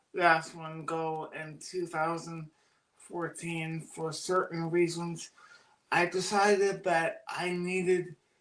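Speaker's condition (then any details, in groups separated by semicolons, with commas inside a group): Cerebral palsy; oxygen loss at birth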